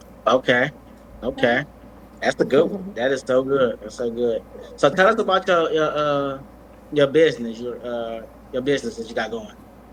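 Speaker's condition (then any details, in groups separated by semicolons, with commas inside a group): No condition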